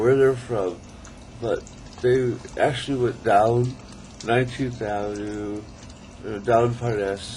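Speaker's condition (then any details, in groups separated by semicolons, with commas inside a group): ALS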